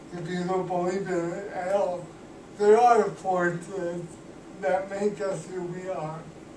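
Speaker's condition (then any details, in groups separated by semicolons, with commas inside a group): Cerebral palsy; cannot walk, uses wheelchair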